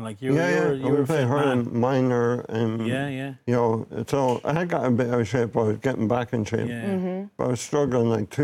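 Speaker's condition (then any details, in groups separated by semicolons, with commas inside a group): Motor neurone disease; speech affected but still clear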